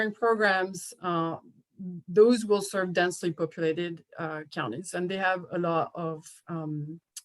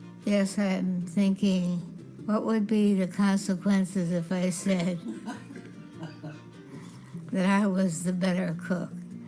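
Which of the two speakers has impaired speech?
The second: Parkinson's disease; about 16 years since diagnosis.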